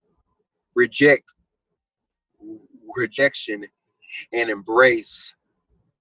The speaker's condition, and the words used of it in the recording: Stuttering. I grew up having a stuttering problem, as you can hear.